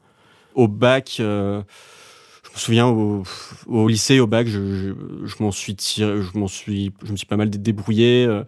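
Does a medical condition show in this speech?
Yes: stuttering; stuttering since about age five or six, described as innate, father also stuttered; mild stutter at age 24, daily frustration, uses strategies to contain stuttering; blocks on p or k sounds, worse with stress, fatigue, shyness, fear of stuttering, phone calls; here repeated sounds, prolonged sounds.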